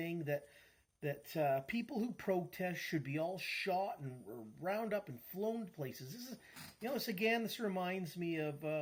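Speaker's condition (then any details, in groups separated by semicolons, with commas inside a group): No condition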